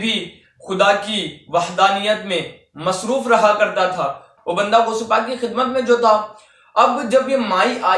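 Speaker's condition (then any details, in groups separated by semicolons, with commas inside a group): No condition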